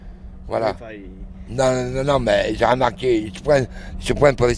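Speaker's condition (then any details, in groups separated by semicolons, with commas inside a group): Throat cancer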